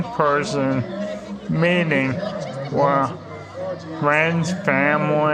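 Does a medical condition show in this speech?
Yes: ALS; slow progression, leg onset.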